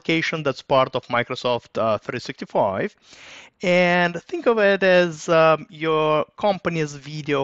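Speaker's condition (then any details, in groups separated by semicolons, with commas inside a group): No condition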